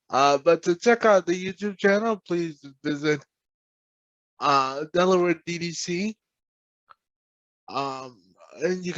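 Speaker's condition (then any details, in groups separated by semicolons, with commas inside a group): Cerebral palsy; present from birth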